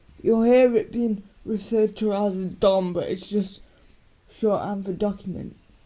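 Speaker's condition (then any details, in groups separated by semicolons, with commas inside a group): Cerebral palsy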